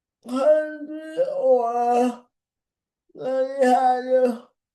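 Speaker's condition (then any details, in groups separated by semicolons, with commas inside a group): Cerebral palsy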